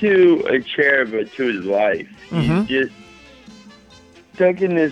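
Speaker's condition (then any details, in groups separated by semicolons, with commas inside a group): Mild cerebral palsy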